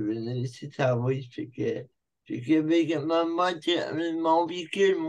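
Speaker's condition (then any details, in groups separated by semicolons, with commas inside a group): Cerebral palsy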